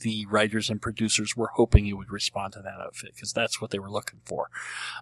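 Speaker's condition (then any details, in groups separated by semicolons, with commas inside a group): Cleft lip and palate; treated as a baby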